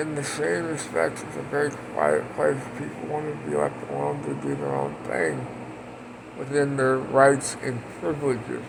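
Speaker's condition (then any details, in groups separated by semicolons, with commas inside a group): Parkinson's; speech impediment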